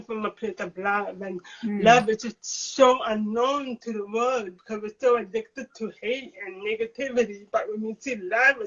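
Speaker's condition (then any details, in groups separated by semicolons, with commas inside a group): Cerebral palsy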